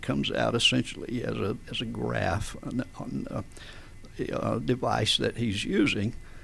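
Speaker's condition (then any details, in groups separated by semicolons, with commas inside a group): Spasmodic dysphonia; adductor spasms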